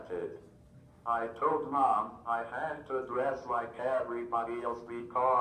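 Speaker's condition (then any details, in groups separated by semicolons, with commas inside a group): Cerebral palsy, athetoid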